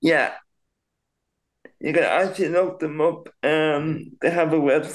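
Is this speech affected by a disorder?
Yes: cerebral palsy; very slightly delayed speech, takes longer to form thoughts into words.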